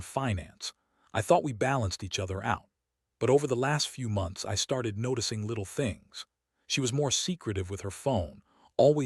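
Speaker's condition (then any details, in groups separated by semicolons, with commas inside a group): No condition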